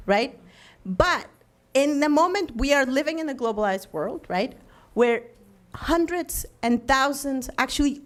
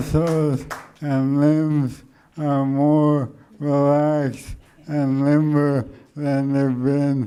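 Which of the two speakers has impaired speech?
The second: motor neuron degeneration; motor neurons dying; onset two years ago, rapid progression, barely walks, physical therapy; speech slowed and softened.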